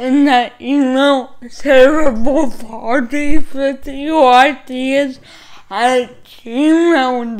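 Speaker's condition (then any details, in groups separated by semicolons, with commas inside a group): Cerebral palsy; caused by lack of oxygen at birth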